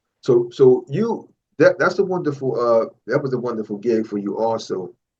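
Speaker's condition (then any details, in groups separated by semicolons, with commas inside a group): No condition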